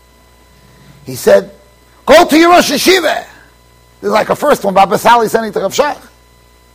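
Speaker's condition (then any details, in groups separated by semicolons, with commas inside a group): No condition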